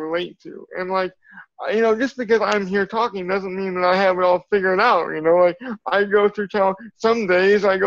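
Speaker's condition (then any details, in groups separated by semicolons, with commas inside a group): Cerebral palsy; from birth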